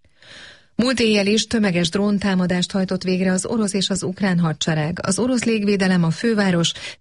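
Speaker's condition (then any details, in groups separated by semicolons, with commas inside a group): No condition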